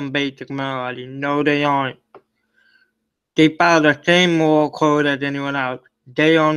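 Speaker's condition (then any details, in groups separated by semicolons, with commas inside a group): Cerebral palsy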